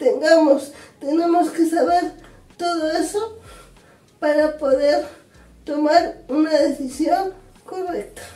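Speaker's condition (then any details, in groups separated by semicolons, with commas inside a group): Cerebral palsy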